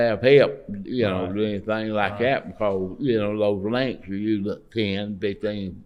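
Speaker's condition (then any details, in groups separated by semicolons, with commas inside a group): Parkinson's; aged 85, still able to draw, paint, write, build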